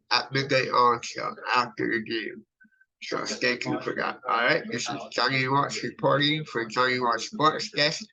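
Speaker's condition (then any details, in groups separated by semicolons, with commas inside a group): Cerebral palsy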